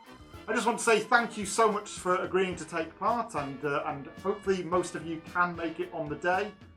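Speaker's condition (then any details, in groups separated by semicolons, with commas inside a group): No condition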